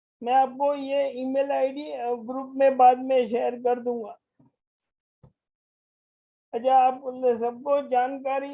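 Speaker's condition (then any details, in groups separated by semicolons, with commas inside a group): Motor neuron disease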